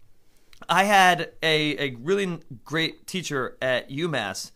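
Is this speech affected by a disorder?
No.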